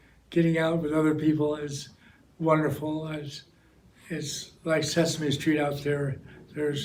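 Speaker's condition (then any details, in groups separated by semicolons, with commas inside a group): Parkinson's disease; muscles affected, voice needs exercise, singing improves voice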